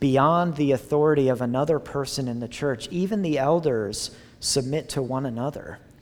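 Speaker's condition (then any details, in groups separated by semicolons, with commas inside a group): No condition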